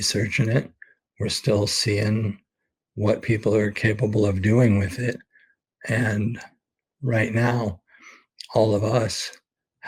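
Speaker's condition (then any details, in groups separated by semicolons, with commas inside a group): ALS; expects to lose voice very soon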